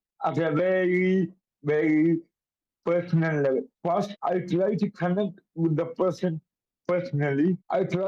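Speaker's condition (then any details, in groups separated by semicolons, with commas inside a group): Cerebral palsy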